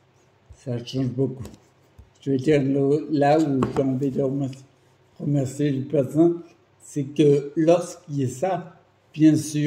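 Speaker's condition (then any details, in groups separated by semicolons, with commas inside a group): Primary progressive multiple sclerosis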